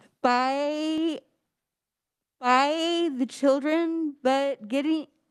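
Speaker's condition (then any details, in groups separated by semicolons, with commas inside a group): Cerebral palsy; stutters, clearer when medicated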